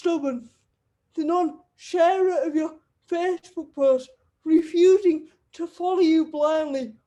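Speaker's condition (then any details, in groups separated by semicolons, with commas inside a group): Cerebral palsy; wheelchair user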